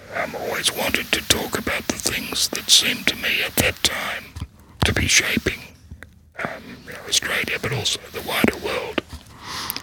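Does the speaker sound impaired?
Yes: laryngectomy, voice prosthesis.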